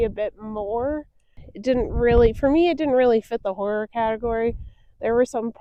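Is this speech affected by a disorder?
No.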